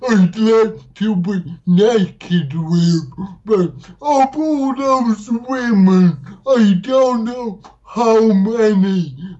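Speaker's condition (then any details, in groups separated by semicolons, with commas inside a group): Dysarthria; noticeable speech accent, some words misheard by host, host finds easy to understand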